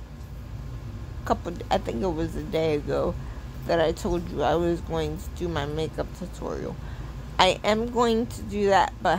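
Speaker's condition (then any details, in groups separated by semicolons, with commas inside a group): Cerebral palsy; from birth, multiple surgeries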